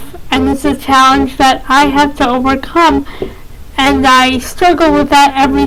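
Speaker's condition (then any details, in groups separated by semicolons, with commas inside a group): Cerebral palsy, mild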